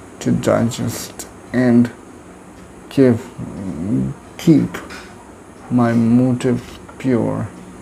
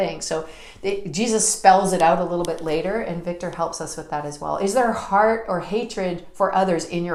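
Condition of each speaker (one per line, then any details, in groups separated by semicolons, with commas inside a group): Cerebral palsy
No condition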